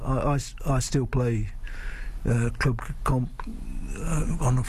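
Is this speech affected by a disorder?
Yes: Parkinson's disease; diagnosed by specialist, senior age, past knee replacement; plays modified table tennis with shuffling footwork, regular exercise to maintain function.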